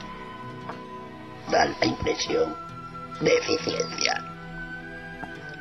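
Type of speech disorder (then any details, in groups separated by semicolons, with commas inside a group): Oesophageal speech; laryngectomy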